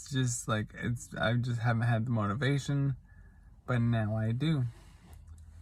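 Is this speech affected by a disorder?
Yes: traumatic brain injury.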